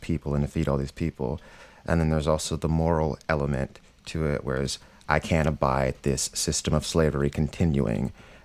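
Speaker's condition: No condition

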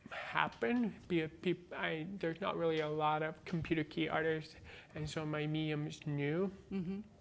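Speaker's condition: Born deaf, cochlear implant, congenital

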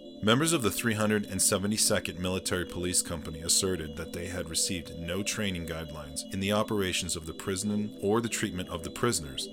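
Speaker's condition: No condition

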